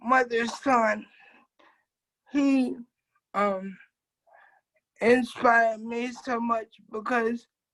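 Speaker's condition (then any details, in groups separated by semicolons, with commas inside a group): Cerebral palsy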